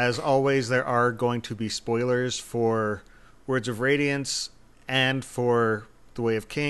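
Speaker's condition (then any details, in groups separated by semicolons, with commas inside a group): No condition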